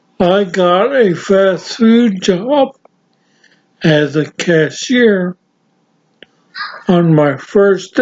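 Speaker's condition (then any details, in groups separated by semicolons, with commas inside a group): Severe traumatic brain injury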